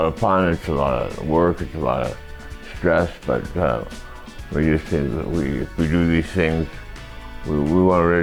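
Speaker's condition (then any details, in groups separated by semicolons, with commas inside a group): Parkinson's disease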